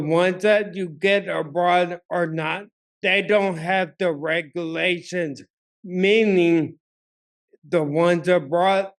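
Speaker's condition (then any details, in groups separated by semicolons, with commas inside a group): Ataxia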